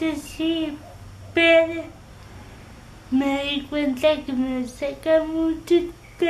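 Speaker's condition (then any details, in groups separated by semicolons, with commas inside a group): Cerebral palsy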